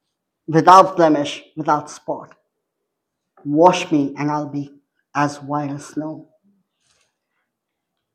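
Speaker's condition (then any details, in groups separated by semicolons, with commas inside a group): Cleft palate; survival uncertain at birth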